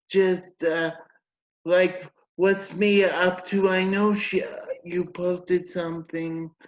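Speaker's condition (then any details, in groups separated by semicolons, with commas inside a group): Cerebral palsy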